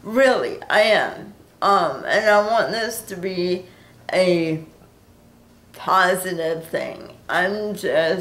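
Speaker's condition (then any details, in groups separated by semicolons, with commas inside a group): Cerebral palsy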